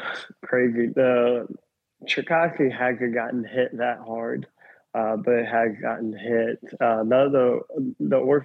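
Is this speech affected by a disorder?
Yes: cleft lip and palate; congenital.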